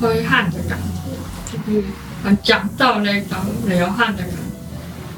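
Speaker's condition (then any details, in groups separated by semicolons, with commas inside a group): Hearing impairment; cannot hear shuttle without aids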